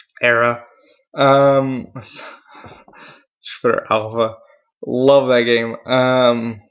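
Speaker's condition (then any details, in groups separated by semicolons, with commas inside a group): Cerebral palsy; mild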